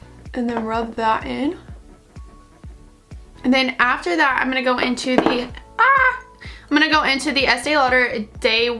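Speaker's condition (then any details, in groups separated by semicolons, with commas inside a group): No condition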